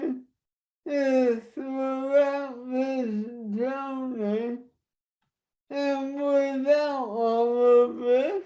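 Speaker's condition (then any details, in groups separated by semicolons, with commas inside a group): Traumatic brain injury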